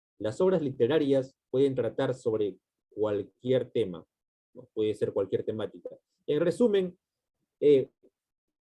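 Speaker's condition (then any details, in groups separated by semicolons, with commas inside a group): No condition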